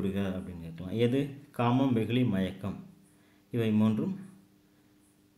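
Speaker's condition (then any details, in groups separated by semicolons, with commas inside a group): No condition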